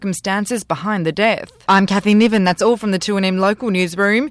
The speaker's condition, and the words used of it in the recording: No condition.